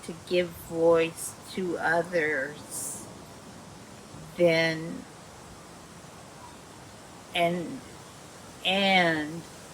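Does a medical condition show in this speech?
Yes: dysarthria.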